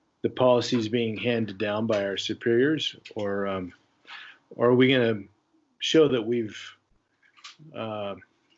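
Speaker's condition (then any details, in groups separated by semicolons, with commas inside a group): No condition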